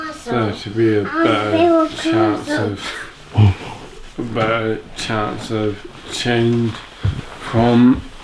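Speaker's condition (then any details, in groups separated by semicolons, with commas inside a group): Motor neurone disease; affects speech and walking; speech deteriorated since diagnosis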